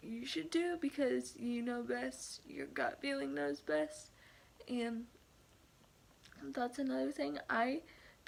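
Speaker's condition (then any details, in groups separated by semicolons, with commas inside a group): Cerebral palsy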